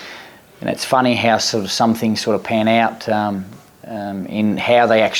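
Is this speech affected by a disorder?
No.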